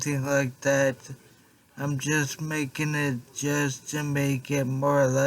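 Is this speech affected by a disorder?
Yes: traumatic brain injury; car accident.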